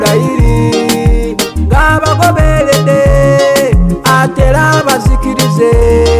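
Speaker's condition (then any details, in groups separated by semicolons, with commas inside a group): No condition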